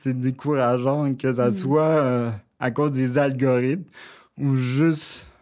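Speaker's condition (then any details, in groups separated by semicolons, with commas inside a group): Cerebral palsy; brain damage, near quadriplegic, full use of left arm only, sensation preserved, wheelchair user; spasms limit mobility, no standing balance, leans on support, needs adaptation and assistance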